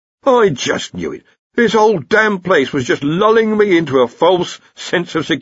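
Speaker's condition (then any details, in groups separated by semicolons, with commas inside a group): No condition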